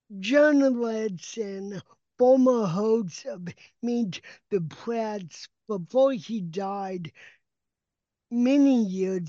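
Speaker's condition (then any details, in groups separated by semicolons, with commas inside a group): Cerebral palsy; developmental disability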